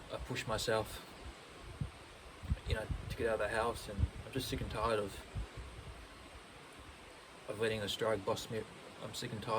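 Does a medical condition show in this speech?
No.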